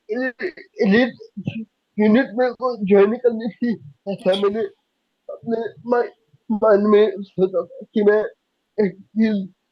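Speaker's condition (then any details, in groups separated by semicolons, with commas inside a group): Cerebral palsy; could not speak as a child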